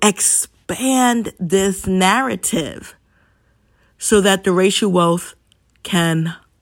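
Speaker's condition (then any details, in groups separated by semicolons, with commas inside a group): Stuttering; traumatic brain injury survivor, gets worn out with brain overload; stumbles upon words, listeners asked to breathe and wait through stumbles; prolonged sounds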